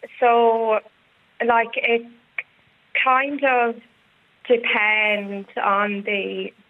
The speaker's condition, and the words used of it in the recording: Stuttering. And the more we talk, the stammer, the further away the stammer goes.